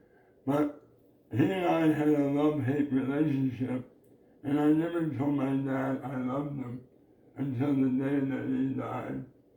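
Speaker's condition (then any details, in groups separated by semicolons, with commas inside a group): Oral cancer; base of tongue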